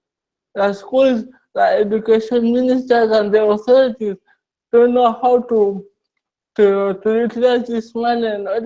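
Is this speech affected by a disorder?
Yes: cerebral palsy.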